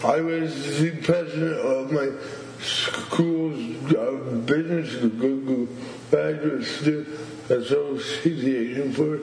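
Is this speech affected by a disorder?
Yes: stuttering; stuttering since at least teenage years, also cerebral palsy, which compounds things; has had long disfluent moments on own name; here repeated sounds, prolonged sounds, blocks.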